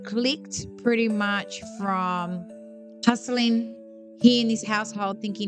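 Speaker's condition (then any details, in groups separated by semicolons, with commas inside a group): No condition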